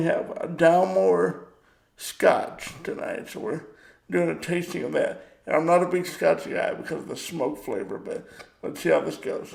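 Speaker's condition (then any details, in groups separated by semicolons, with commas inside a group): Cerebral palsy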